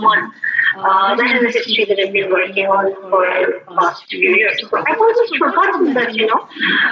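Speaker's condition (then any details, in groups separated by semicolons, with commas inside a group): No condition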